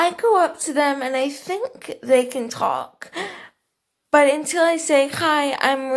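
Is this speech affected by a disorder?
Yes: cerebral palsy; eats, chews and swallows normally.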